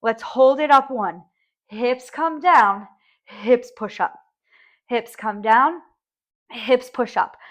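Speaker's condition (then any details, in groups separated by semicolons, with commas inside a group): No condition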